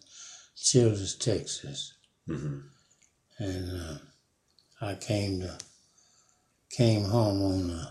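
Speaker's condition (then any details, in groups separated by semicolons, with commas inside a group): Parkinson's; about 5 years since onset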